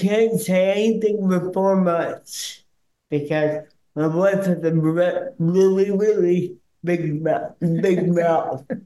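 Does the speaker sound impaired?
Yes: cerebral palsy; speech impediment he calls his accent, hard to understand at first, harder on phone.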